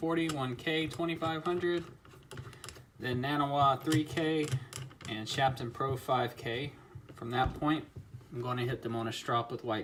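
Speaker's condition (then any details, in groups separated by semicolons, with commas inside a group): No condition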